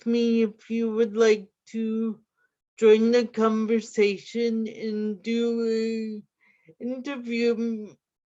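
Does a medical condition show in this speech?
Yes: cerebral palsy; adult.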